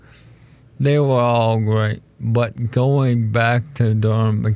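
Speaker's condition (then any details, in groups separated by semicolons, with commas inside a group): ALS; diagnosed almost 4 years ago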